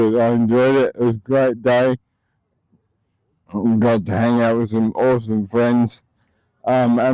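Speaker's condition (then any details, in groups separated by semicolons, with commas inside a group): Motor neurone disease; recently diagnosed, motorized wheelchair, dietician, physio, occupational therapy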